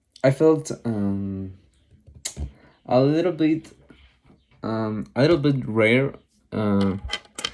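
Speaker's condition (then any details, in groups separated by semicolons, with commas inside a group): No condition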